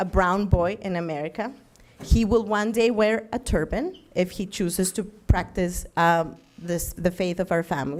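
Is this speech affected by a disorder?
No.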